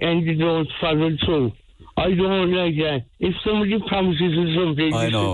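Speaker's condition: Stroke; stroke last Saturday, in CUH hospital, one-sided paralysis unclear, only ten steps walked; voice not clear, per host

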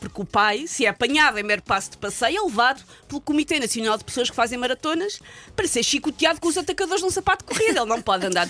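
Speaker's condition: No condition

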